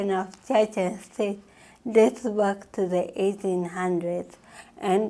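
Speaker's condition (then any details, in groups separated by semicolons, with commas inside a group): Cerebral palsy; from birth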